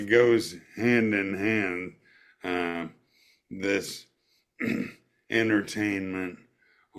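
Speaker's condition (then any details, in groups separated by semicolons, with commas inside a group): ALS; voice retained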